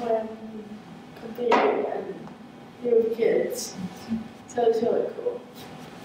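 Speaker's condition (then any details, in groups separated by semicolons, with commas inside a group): Cerebral palsy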